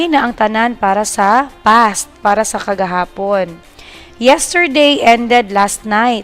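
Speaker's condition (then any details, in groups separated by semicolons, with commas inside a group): No condition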